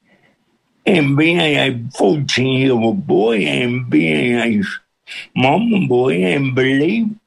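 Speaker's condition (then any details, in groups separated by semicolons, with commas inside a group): Cerebral palsy with speech impediment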